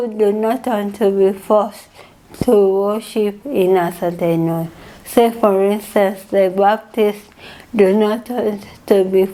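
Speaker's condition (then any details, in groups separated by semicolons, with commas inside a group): Cerebral palsy; from birth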